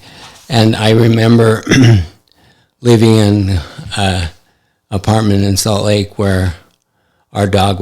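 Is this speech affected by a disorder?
Yes: ALS; affects hand function.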